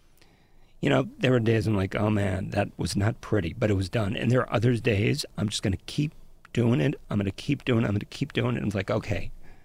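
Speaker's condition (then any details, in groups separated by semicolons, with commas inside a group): Spasmodic dysphonia; labored delivery, words slurring, lost range and inflection, runs out of breath, sounds near last breath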